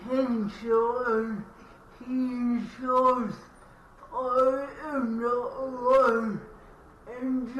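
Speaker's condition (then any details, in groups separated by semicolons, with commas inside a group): Cerebral palsy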